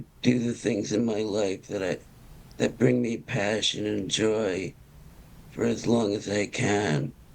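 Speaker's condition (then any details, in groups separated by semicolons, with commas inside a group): Parkinson's disease; early-onset form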